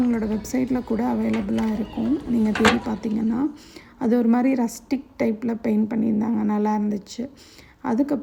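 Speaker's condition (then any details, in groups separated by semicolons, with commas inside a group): No condition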